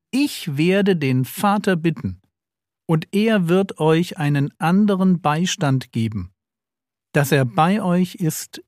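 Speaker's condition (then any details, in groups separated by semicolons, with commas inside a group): No condition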